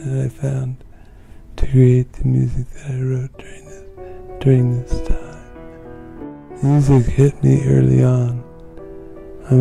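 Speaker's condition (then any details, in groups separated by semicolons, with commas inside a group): Parkinson's disease; early onset, deep brain stimulation in thalamus, two brain surgeries; about 27 years since onset, tremors eliminated by surgery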